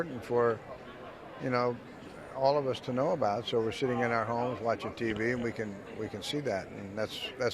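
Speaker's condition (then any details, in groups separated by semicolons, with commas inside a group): No condition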